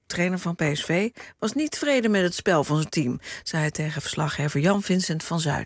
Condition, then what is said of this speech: No condition.